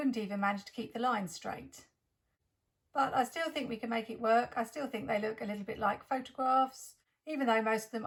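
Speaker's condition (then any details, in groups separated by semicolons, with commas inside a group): No condition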